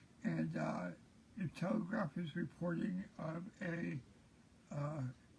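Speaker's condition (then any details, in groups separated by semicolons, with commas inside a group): Cerebral palsy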